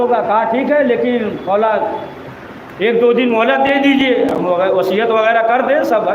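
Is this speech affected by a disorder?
No.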